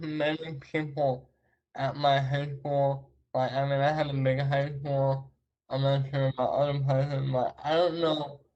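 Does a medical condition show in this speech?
Yes: traumatic brain injury.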